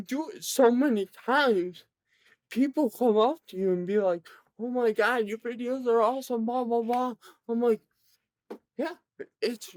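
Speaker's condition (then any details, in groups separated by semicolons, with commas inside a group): Cerebral palsy; present from birth, severe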